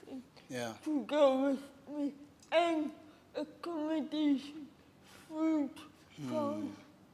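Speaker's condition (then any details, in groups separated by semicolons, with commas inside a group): Cerebral palsy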